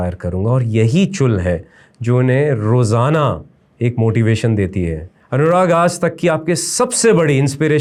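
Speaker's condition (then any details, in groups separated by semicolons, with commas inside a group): No condition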